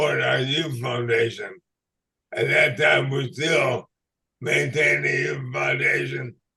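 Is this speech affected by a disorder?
Yes: ALS/MND.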